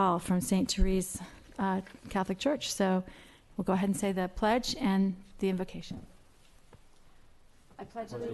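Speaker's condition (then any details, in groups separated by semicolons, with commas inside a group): No condition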